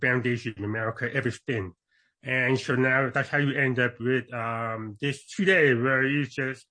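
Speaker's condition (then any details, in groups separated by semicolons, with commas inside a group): Born deaf; deaf accent, tries to speak as clearly as possible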